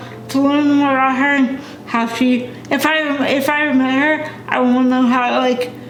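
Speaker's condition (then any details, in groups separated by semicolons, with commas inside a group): Cerebral palsy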